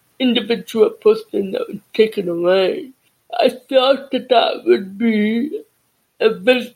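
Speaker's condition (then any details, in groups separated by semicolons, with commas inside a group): Deafness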